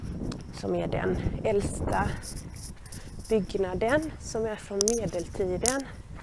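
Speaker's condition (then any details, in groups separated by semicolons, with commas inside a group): No condition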